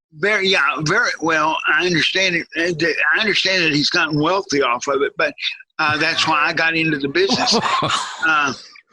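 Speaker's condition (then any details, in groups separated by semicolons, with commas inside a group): Cerebral palsy, severe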